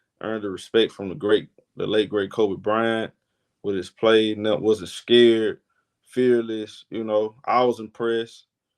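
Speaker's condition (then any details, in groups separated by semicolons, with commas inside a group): No condition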